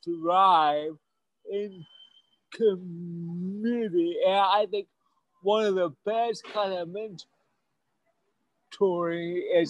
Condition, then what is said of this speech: Stuttering. Back then I stuttered worse than I stutter now, and I stuttered every single word of that talk.